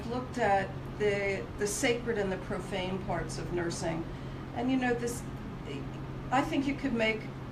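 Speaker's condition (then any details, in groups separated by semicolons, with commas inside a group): No condition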